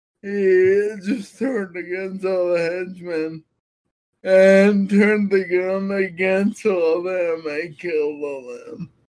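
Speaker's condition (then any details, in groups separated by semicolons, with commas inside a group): Friedreich's ataxia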